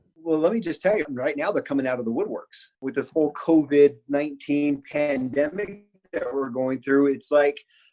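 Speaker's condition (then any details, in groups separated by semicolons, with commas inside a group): No condition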